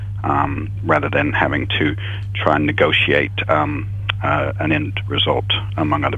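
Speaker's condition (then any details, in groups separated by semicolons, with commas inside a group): No condition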